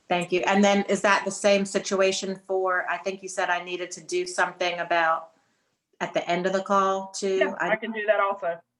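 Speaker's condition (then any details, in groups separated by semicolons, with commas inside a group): No condition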